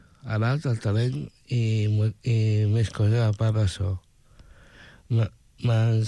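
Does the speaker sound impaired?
Yes: Down syndrome; intellectual disability.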